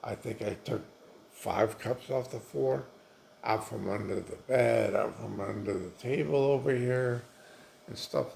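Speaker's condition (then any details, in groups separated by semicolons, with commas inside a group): Multiple sclerosis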